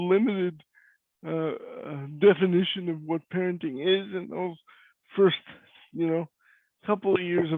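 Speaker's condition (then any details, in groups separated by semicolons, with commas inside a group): Cerebral palsy; voice is different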